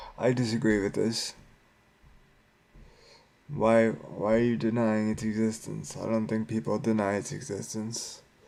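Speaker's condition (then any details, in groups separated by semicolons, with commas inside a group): Cerebral palsy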